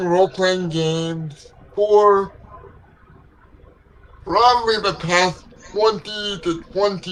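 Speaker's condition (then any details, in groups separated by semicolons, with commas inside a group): Cerebral palsy; legs affected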